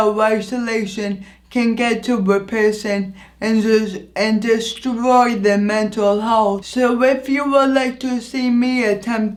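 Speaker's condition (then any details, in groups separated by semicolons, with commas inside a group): Anoxic brain injury; injury affects voice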